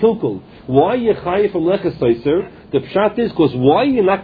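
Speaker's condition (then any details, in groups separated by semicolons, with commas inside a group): No condition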